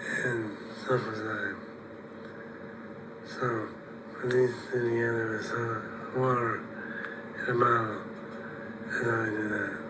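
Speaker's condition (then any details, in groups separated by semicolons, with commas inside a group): Parkinson's disease; voice not very good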